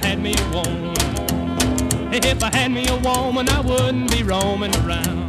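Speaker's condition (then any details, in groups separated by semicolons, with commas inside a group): No condition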